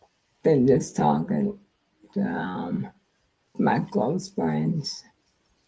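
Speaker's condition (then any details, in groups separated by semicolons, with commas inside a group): Multiple sclerosis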